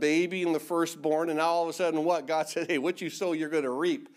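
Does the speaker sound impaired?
No.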